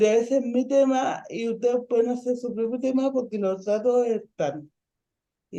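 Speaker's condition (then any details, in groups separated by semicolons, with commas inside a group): Ataxic cerebral palsy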